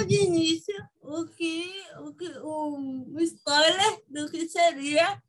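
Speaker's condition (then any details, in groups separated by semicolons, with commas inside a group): Cerebral palsy; from birth, motor sequelae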